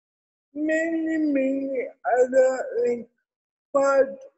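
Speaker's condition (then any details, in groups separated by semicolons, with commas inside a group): Cerebral palsy; from birth in Kenya, did not cry or breathe at birth, incubator for weeks, medical negligence; other children thought talking different in childhood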